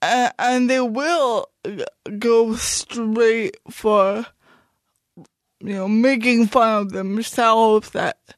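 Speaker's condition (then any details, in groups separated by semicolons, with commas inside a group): Cerebral palsy; lifelong very mild cerebral palsy, affects mouth and hands, slight balance problems, mild outward physical disability; speech noticeably affected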